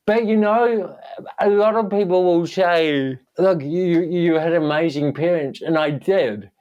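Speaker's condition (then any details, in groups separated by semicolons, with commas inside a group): Cerebral palsy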